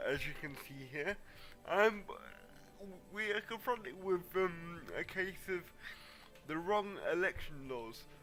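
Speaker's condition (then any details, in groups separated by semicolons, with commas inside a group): Cerebral palsy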